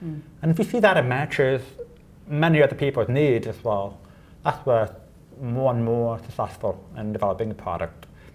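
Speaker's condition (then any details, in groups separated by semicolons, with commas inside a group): Deafness; unable to make phone calls unaided; uses Roger Voice app captioning phone calls instantly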